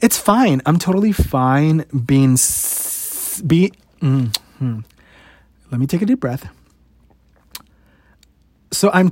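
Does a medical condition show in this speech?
Yes: stutter; noticed around age 5 or 6, worse as teenager, returned full force after stressful move to Arizona; still stutters at 28, noticeable in this podcast, usually cuts stutter from videos; sometimes barely gets out a syllable, swears between words to ease them out, burps talking fast; here blocks.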